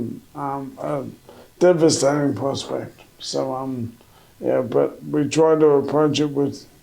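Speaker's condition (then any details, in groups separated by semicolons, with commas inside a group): MND; about 8.5 years since diagnosis, trial drug slowing progression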